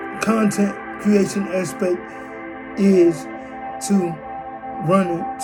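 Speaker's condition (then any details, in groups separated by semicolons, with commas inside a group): Cerebral palsy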